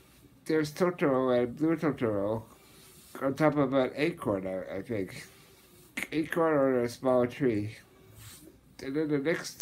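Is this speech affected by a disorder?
Yes: muscular dystrophy, Duchenne.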